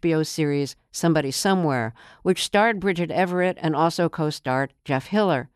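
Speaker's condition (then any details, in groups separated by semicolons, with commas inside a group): No condition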